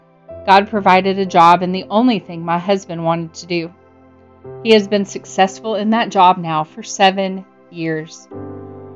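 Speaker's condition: No condition

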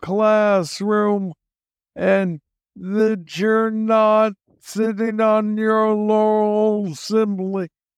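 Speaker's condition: Parkinson's disease; young onset, diagnosed at age 35

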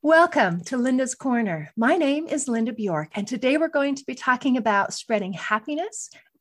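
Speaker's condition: No condition

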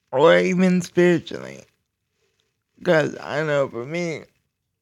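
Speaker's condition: Cerebral palsy; low voice

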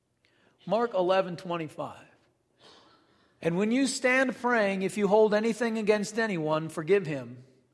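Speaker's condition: No condition

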